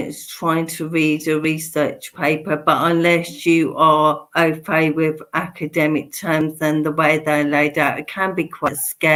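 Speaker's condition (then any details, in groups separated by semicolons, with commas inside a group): Motor neurone disease; speech and swallowing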